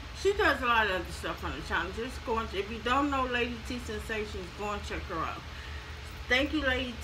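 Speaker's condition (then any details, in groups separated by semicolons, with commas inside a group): ALS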